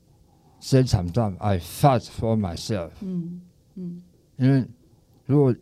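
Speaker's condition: Tongue cancer; now speaks clearly

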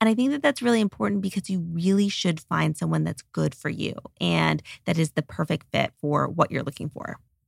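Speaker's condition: No condition

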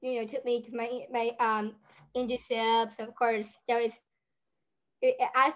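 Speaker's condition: Down syndrome; adult with Down syndrome

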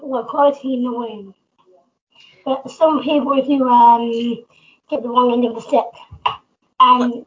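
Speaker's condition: Down syndrome; learned to walk late

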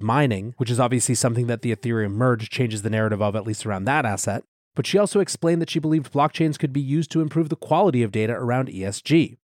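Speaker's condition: No condition

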